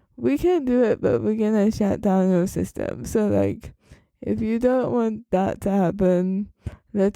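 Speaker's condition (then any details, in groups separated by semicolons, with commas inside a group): Cerebral palsy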